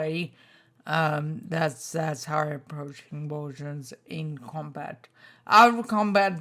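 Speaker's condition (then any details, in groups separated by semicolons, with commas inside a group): Spinocerebellar ataxia type 2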